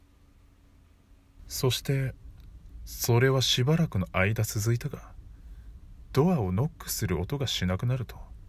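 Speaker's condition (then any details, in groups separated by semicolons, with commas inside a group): No condition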